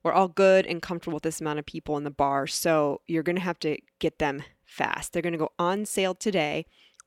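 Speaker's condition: No condition

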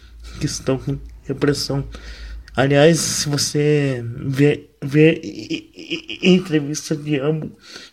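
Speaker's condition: Cerebral palsy, mild; wheelchair user

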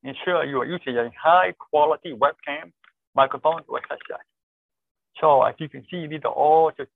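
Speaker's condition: Deafness, born deaf, cochlear implant

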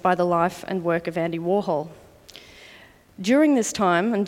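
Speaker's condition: No condition

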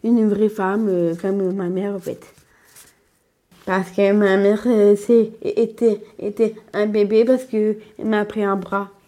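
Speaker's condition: Down syndrome (trisomy 21); congenital chromosomal condition, extra copy of chromosome 21; age 27, mother Véronique and Chloé help reformulate interview questions

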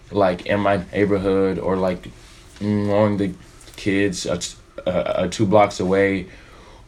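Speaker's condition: Stutter; stutter since childhood, really bad when growing up; peers laughed and asked why speaks this way; prolonged sounds

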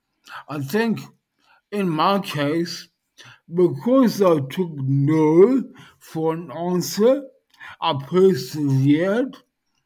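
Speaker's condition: Dysarthria post-stroke; speech highly affected, lost most mobility, vision and hearing also affected; years post-stroke, slowly improving, speaking, eating, walking, one-handed wheelchair, speech therapy with Bethany Wilson; initially unable to communicate by text or voice, often not understood, now more understandable

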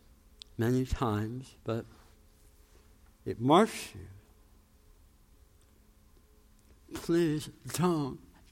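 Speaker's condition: Tongue cancer, jaw reconstruction

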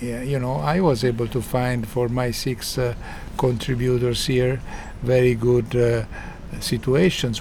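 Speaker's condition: No condition

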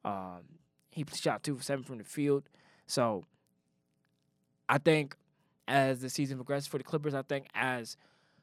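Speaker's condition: No condition

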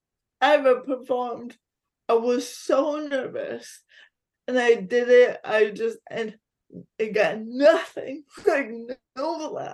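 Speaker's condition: Cerebral palsy; physical disability

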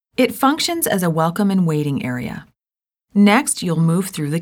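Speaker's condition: No condition

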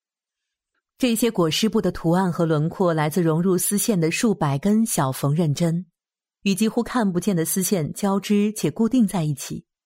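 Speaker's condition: No condition

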